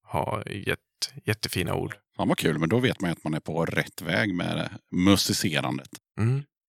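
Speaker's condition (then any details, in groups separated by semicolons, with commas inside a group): No condition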